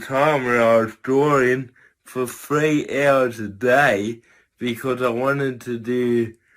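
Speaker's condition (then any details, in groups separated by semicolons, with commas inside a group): Cerebral palsy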